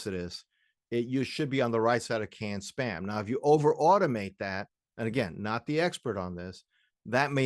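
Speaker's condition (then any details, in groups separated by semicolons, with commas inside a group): No condition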